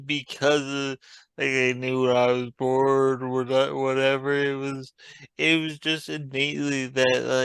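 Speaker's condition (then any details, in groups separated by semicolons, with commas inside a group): Traumatic brain injury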